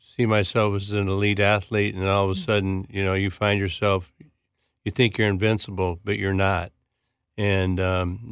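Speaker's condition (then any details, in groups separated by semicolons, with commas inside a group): Parkinson's disease; tremor and hand clutching with anxiety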